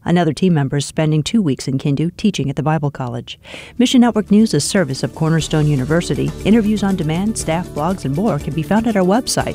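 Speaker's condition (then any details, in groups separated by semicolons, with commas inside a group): No condition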